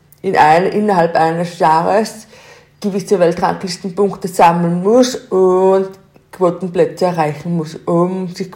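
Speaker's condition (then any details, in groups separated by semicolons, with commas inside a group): Deafness; sign language learned only from age 17; learned to speak over time despite deafness, used sign language interpreter in earlier interview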